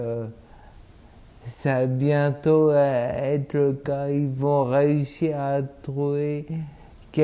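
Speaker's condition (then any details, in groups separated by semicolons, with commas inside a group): Multiple sclerosis; about 20 years since onset, rapid early course, now stabilised, monthly infusion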